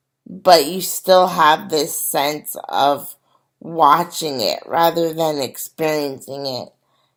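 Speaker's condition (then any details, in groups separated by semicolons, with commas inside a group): Cerebral palsy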